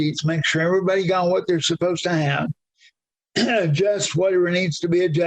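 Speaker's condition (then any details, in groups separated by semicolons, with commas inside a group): Cerebral palsy, severe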